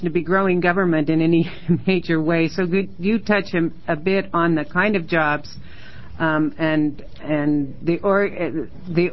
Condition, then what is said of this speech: No condition.